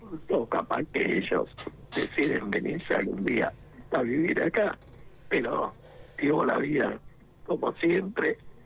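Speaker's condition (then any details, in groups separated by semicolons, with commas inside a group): Laryngectomy, esophageal speech; total laryngectomy for cancer of larynx and vocal cords, four complicated operations, totally mute after surgery; cancer reported all well after surgery and treatment, some bad days; esophageal voice, very hard to relearn, sounds fairly clear, no assistive device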